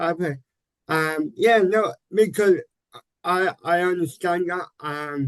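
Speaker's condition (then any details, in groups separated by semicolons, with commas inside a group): Cerebral palsy, ataxic, mild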